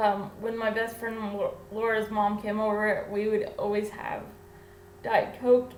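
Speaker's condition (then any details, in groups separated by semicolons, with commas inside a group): Cerebral palsy; infant ventilator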